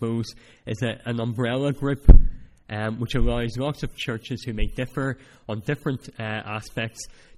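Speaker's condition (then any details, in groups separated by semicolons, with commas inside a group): Cleft palate; speech not that clear at times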